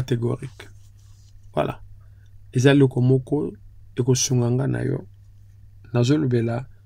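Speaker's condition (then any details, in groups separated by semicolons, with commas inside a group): No condition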